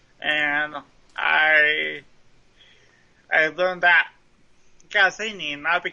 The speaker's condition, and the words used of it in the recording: Cerebral palsy. That's because I have a mild form of cerebral palsy, And I'm going to be joking about my speech impediment throughout the show.